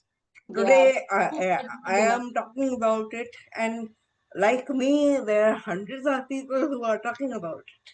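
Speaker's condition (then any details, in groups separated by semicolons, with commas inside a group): Encephalitis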